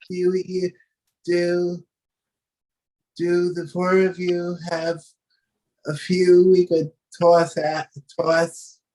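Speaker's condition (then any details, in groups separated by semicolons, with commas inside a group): Cerebral palsy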